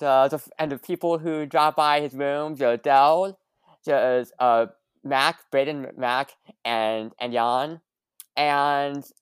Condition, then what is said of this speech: Stuttering. It makes the editing very annoying when I just hear my own stuttering in the podcast, and I just have to, like, gotta clip this out when I just stutter multiple times.